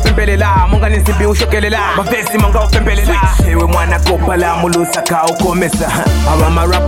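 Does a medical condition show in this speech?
No.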